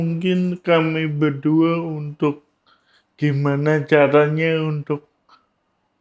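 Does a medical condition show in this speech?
Yes: cerebral palsy.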